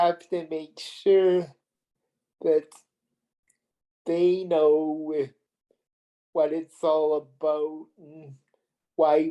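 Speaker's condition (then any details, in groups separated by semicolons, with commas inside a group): Cerebral palsy; premature birth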